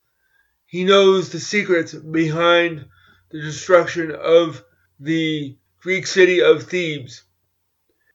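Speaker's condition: Cerebral palsy; walks with crutches

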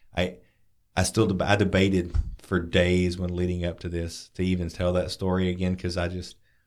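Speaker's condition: No condition

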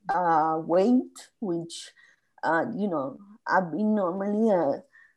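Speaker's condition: Spasmodic dysphonia; hard to get words out

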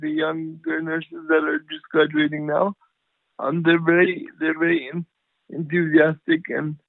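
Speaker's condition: Cerebral palsy; power wheelchair

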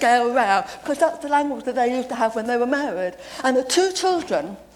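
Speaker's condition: Deafness; deaf since age seven

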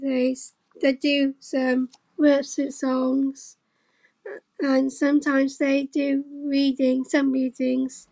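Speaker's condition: Down syndrome; since infancy

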